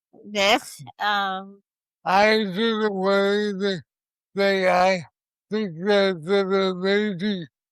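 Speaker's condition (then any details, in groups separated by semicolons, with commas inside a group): Cerebral palsy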